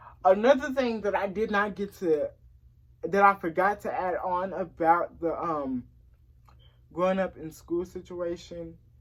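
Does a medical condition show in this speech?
Yes: cerebral palsy; since early childhood.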